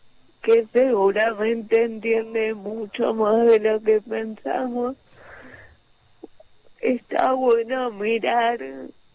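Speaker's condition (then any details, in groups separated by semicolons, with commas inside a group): Cerebral palsy; manner of speaking and moving affected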